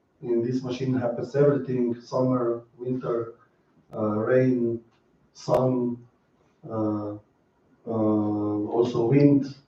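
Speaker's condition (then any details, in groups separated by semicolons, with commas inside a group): No condition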